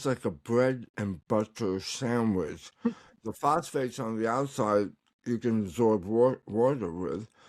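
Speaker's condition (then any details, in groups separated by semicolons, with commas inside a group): Tongue cancer; recovering, tongue exercises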